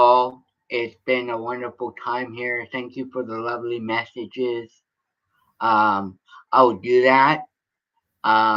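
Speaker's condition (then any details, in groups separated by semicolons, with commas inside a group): Cerebral palsy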